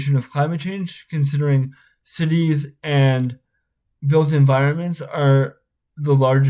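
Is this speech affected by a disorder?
Yes: spastic cerebral palsy.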